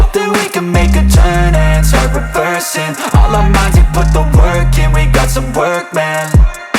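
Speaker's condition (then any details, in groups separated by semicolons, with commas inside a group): No condition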